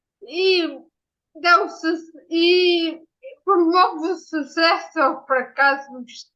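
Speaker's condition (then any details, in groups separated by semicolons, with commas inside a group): Ataxia after brain injury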